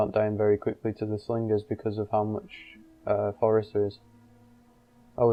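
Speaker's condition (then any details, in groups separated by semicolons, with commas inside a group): No condition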